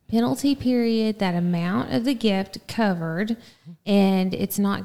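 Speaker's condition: No condition

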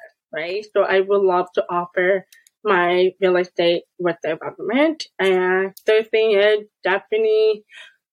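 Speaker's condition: Deafness, hard of hearing

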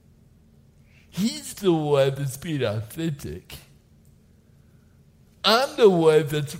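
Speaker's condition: Cerebral palsy; gets tired

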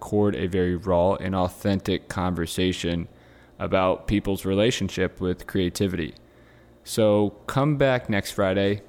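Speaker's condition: No condition

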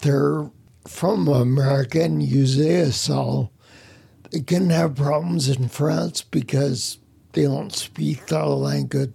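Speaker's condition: Spinocerebellar ataxia; speech impediment

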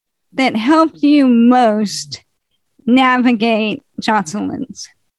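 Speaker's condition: ALS; still able to swallow and eat without choking

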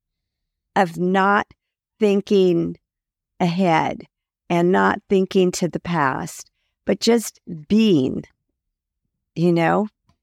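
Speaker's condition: No condition

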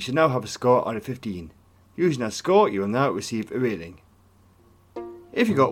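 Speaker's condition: No condition

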